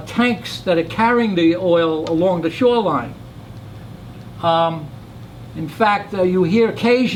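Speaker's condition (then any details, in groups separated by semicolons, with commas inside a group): No condition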